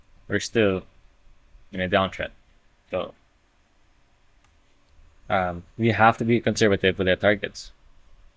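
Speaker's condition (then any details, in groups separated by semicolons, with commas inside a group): No condition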